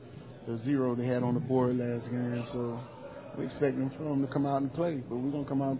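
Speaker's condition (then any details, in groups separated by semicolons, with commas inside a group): No condition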